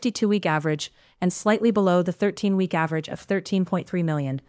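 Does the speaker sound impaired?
No.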